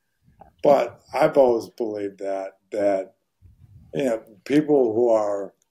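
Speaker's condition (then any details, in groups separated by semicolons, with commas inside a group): ALS; voice very hoarse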